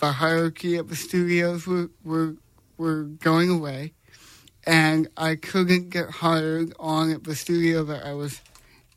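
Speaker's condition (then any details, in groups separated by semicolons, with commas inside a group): Cerebral palsy; congenital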